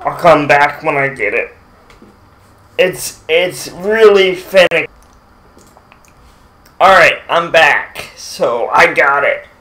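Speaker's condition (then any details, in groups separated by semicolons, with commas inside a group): Cerebral palsy, mild; speech sometimes affected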